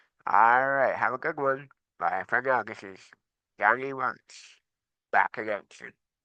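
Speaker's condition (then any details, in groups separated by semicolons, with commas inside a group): Cerebral palsy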